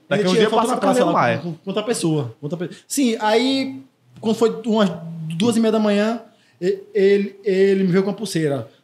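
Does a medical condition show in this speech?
Yes: stuttering; situational stuttering since school days, could not present orally at school, teachers accepted typed work; stutters intermittently during recording, repetitions when sending greeting to Gigi; stutters at some times not others, some words fluent, worse with nervousness and pressure, far less in person than in stories, typing avoids stuttering, word and syllable repetitions; here repeated words, prolonged sounds.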